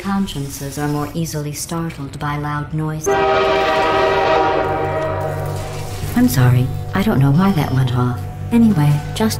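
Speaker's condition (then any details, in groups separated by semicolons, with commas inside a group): No condition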